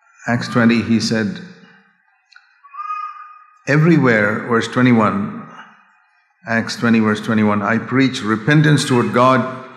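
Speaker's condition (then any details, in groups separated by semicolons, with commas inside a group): No condition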